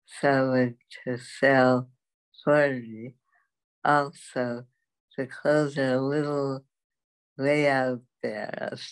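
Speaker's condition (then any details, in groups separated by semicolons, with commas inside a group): Dystonia; affects walking and speech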